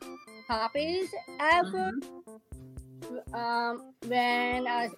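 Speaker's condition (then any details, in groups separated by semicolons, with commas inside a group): Down syndrome; present from birth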